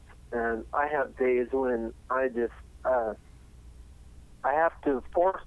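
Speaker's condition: Cerebellar ataxia; degenerative, untreatable, not in wheelchair, no medicine due to drug hypersensitivity, recent lower back MRI, foot numbness, leg neuropathy pain

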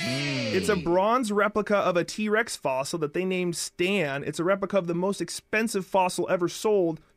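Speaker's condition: No condition

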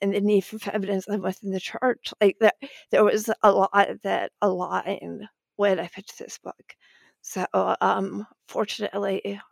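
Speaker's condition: Spasmodic dysphonia; vocal cord disorder

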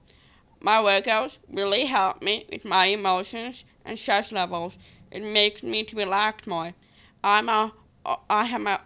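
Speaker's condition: Down syndrome; accent from condition, fears not being understood, tries again speaking clearer and louder

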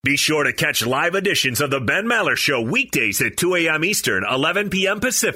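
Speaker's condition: No condition

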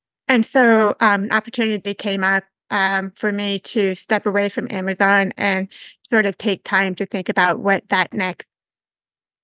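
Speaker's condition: Severe to profound hearing loss; cochlear implant on one side about 10 years ago, earlier body, analog, digital hearing aids

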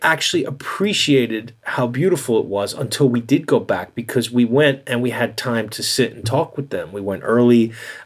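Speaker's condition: No condition

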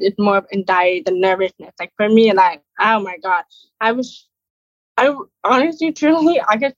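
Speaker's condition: Deafness, hard of hearing; speaks confidently in spoken conversation

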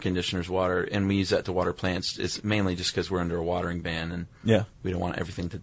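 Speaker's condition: No condition

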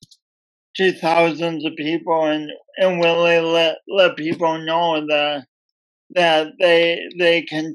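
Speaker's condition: Speech impediment from birth; oxygen loss at birth

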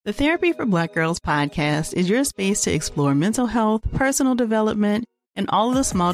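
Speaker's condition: No condition

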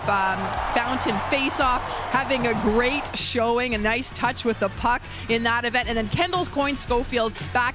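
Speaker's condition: No condition

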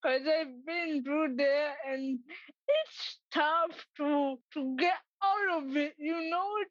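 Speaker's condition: Cerebral palsy; present from birth, affects walking and hand use, scribbled instead of writing, types instead

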